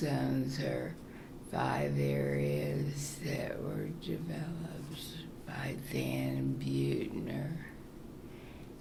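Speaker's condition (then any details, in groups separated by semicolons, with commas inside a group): Parkinson's; very soft, low voice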